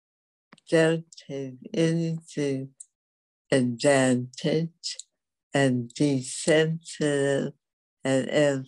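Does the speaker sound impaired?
Yes: dystonia; dystonia from age 20, affects walking and speech, right leg kicked left ankle, no cure; speech loss began after UCLA, mute 40 years, typed needs on typewriter, symptoms when speaking.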